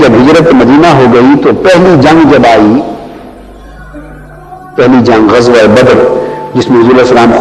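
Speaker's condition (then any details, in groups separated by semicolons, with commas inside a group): No condition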